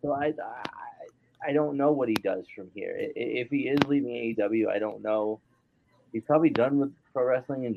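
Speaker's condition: No condition

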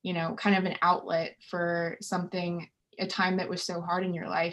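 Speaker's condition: No condition

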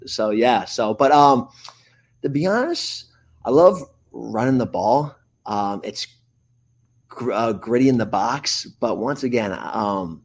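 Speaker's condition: Stutter; lifelong stutter since childhood, took 5 or 6 college public speaking courses; stutter not really showing now, per host; repeated sounds

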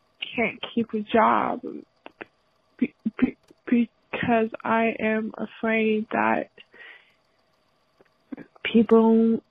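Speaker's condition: Stuttering; stuttering for about 12 years; repeated sounds, blocks

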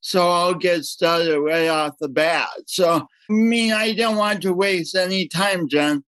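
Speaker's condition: Speech impediment from birth injury; voice differs noticeably

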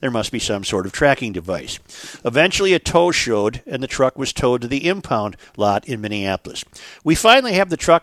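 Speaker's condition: No condition

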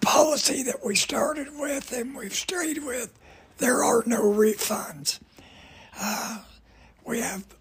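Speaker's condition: Voice damage from cancer; cancer damage to voice box

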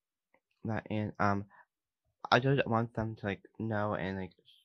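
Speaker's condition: Down syndrome; hearing, not deaf, learned American Sign Language from late teens; signs along with speech, not yet fully fluent in signing

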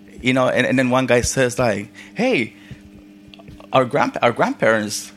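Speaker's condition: Stuttering; cause unknown; repeated sounds, repeated words

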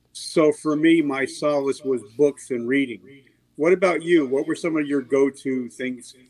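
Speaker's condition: No condition

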